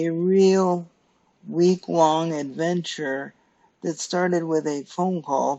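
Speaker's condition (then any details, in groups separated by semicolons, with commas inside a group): Cerebral palsy; stiff muscles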